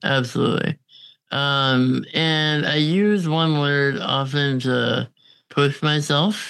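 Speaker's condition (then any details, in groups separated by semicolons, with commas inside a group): Congenital muscular dystrophy; diagnosed at 6 months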